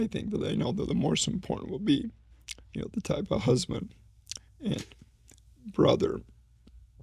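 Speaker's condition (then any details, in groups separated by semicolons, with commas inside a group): ALS; slowly progressing form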